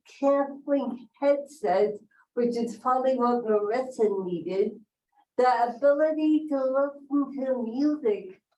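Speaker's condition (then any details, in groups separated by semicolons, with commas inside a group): Cerebral palsy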